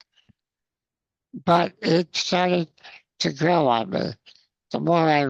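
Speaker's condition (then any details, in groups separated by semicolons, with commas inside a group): Spinal muscular atrophy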